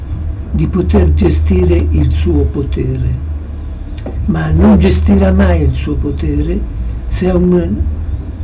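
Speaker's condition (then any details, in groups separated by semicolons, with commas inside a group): Parkinson's disease; approaching final stage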